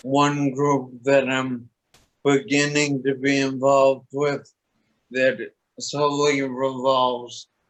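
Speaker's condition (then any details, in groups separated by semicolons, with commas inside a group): Toxic leukoencephalopathy, locked-in syndrome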